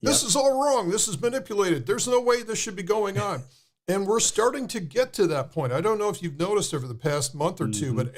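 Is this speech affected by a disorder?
No.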